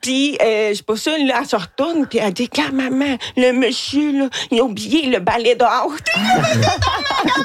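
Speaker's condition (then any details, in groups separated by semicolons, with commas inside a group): Deafness with cochlear implant; implant removed at night and kept in dehumidifier box, no hearing without implant, most of family deaf; hard to tell who is speaking, own singing described as not very nice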